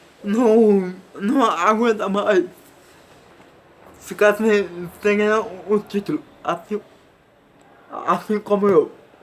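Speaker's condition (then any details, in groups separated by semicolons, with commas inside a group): Cerebral palsy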